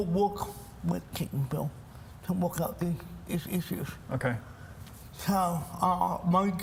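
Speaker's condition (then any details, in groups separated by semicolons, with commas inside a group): Cerebral palsy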